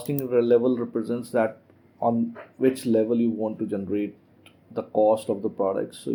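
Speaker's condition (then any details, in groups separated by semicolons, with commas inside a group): No condition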